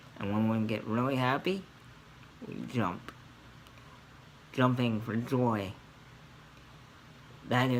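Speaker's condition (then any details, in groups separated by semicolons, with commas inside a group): Cerebral palsy; scoliosis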